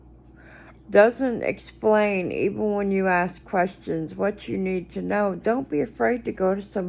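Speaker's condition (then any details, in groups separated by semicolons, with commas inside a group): Cerebral palsy; speech noticeably atypical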